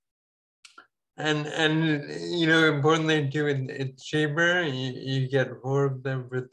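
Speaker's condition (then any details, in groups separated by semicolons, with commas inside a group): Ataxia; falls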